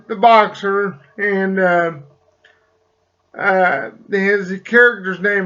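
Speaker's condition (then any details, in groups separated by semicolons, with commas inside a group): Cerebral palsy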